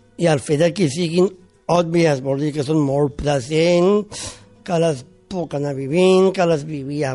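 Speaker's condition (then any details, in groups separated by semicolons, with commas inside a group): Down syndrome; congenital, born with it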